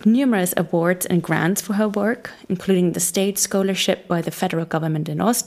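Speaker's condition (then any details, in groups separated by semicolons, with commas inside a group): No condition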